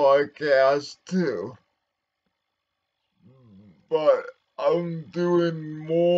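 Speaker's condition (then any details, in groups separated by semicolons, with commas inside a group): Cerebral palsy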